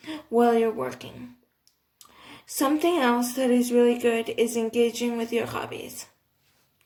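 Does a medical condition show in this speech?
Yes: cerebral palsy, athetoid.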